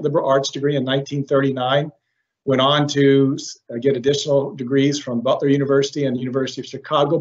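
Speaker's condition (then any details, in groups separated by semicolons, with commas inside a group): No condition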